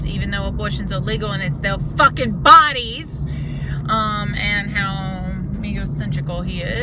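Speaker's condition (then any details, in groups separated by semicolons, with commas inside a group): No condition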